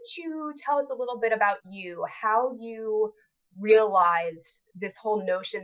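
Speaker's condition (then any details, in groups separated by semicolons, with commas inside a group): No condition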